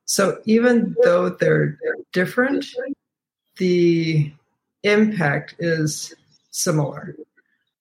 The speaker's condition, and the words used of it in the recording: Aphasia. And after 16 sessions of neurofeedback, I actually can talk again.